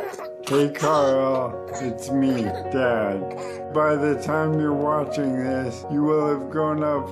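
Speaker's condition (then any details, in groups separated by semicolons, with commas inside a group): ALS, speech-generating device; paralyzed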